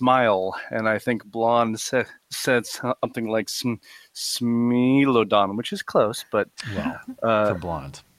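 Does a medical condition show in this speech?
Yes: stutter; tried pitch-shifted delayed auditory feedback device for choral speech, not really effective, picks up ambient sound; listener asked if stutter getting better, possibly slightly more fluent now; part-word and sound repetitions, multiple word repetitions, some listeners think stutter is an act; here repeated sounds, prolonged sounds.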